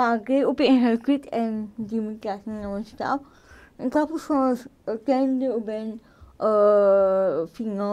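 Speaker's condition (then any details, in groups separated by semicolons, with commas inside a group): Cerebral palsy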